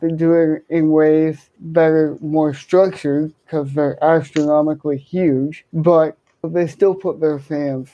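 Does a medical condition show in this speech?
Yes: cerebral palsy, hemiplegia.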